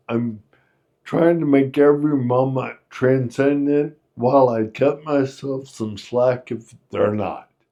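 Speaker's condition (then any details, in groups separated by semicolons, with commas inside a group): Friedreich's ataxia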